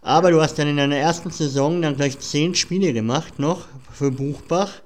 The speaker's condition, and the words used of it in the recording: Cleft palate. Bestes Beispiel, man hört es ja vielleicht in meiner Stimme, ich habe eine Gaumenspalte.